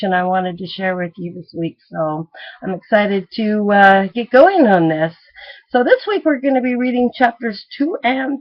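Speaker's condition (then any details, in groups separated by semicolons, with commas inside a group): No condition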